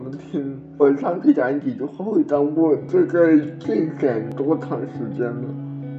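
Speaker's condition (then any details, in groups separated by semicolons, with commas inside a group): Cerebral palsy; earns a living with keyboard and mouse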